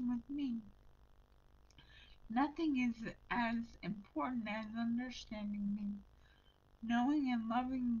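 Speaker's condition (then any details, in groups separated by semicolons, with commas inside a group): Brain injury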